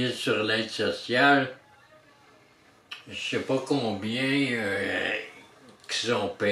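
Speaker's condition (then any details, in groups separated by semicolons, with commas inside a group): Traumatic brain injury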